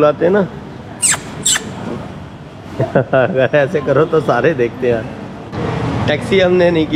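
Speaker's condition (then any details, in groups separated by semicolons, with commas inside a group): No condition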